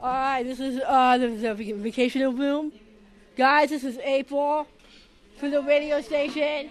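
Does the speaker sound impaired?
Yes: Down syndrome; heart defect, legally blind; age 40.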